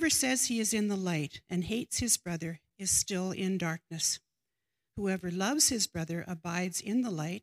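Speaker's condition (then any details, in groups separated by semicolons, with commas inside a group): No condition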